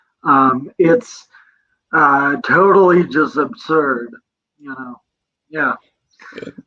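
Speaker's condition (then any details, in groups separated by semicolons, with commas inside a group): Cerebral palsy; present from birth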